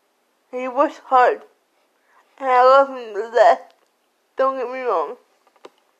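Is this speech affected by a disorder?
Yes: cerebral palsy; slurred speech.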